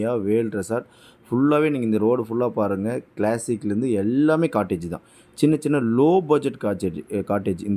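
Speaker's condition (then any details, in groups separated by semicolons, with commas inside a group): No condition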